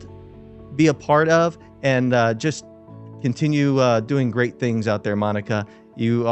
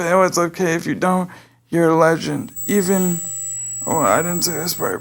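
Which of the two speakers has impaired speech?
The second: cerebral palsy; able to speak.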